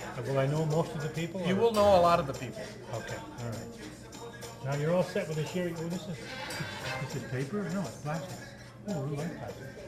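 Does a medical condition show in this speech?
No.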